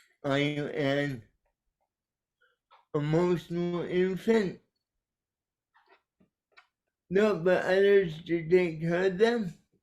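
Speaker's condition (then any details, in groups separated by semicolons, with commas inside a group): Cerebral palsy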